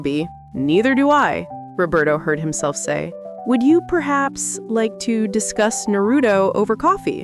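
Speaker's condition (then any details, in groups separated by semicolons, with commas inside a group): No condition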